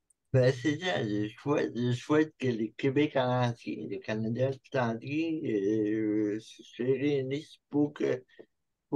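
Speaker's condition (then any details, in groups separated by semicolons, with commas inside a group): Cerebral palsy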